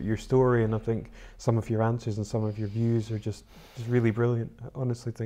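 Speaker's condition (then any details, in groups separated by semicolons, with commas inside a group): No condition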